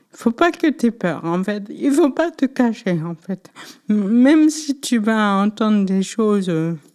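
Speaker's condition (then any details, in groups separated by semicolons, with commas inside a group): Cerebral palsy; affects left side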